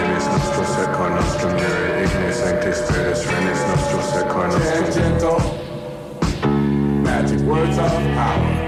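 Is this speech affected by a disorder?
No.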